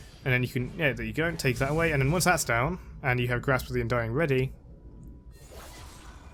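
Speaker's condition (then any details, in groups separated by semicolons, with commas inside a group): No condition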